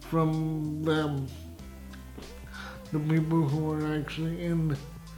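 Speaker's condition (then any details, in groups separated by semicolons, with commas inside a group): Cerebral palsy, severe; spastic type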